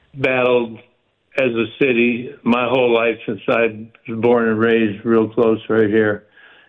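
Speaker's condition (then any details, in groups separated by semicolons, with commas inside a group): Parkinson's; stays active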